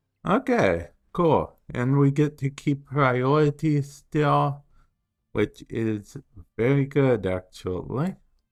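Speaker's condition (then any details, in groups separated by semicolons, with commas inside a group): Cerebral palsy; speech intermittently affected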